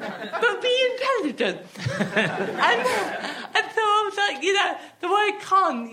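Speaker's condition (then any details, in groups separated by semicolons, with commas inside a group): Athetoid cerebral palsy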